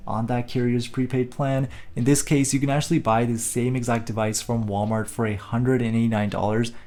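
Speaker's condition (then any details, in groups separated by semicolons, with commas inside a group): No condition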